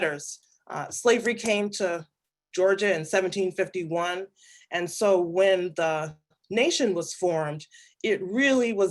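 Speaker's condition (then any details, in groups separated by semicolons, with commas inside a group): No condition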